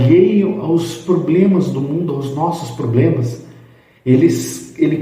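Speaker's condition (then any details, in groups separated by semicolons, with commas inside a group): No condition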